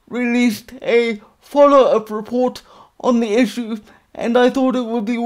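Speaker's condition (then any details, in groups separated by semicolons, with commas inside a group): Quadriplegic cerebral palsy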